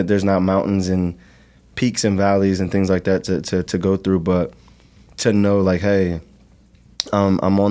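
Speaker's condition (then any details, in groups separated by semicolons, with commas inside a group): No condition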